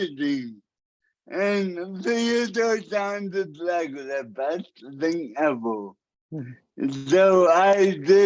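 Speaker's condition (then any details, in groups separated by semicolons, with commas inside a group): Cerebral palsy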